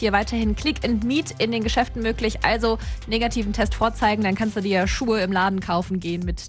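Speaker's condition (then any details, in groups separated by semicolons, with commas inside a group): No condition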